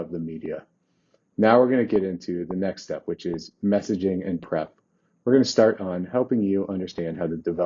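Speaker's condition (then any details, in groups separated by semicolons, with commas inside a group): No condition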